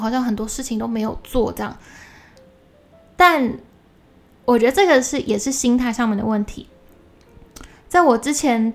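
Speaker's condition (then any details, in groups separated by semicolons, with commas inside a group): No condition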